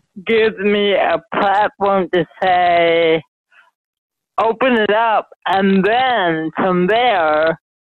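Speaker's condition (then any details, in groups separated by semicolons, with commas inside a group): Mild cerebral palsy; speech affected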